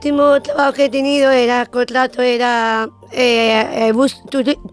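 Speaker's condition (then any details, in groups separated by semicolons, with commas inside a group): Down syndrome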